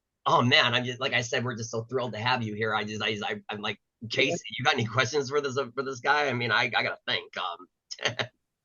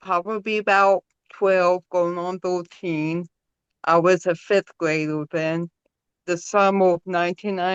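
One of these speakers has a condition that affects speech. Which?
The second: cerebral palsy; present from birth.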